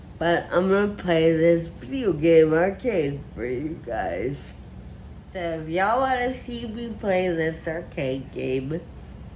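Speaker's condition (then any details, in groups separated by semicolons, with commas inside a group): Friedreich ataxia, severe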